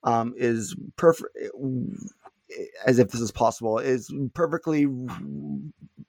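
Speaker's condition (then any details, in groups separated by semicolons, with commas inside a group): Stuttering; prolonged sounds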